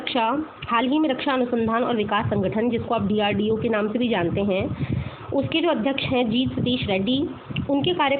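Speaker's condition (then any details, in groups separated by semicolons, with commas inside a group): No condition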